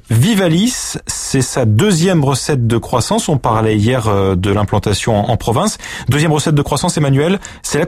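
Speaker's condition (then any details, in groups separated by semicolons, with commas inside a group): No condition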